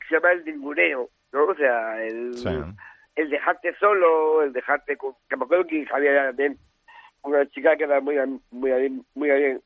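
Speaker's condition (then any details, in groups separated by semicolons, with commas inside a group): Down syndrome; trisomy 21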